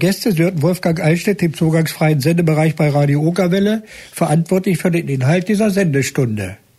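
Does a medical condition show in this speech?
No.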